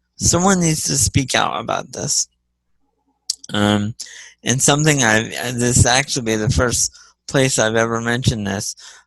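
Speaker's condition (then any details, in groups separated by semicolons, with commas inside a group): Cerebral palsy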